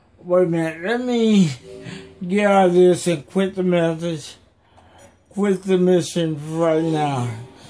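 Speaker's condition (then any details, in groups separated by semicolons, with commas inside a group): Cerebral palsy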